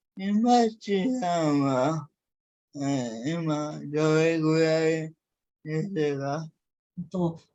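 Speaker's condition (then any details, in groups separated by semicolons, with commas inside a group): Cerebral palsy; severe, uses a wheelchair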